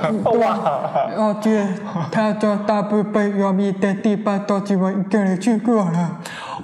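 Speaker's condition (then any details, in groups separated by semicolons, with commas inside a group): Hearing impairment; converses orally with host without interpreter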